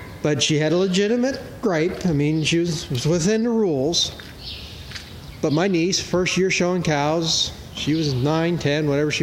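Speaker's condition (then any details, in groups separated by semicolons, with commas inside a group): No condition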